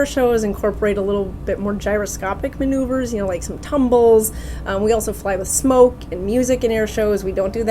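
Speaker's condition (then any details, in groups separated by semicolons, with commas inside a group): No condition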